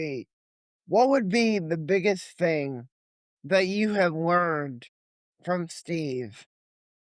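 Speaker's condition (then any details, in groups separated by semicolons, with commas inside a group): Cerebral palsy; limited mobility, legs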